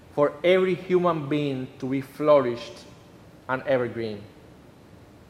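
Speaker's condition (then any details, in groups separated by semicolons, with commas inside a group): No condition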